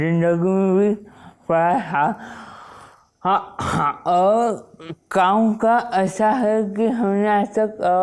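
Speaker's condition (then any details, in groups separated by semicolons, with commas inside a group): Wilson's disease; onset at age 16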